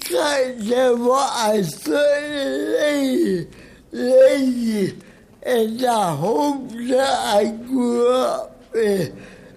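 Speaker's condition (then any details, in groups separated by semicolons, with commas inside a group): Cerebral palsy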